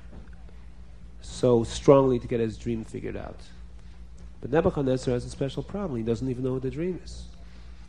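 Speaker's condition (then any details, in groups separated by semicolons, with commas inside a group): No condition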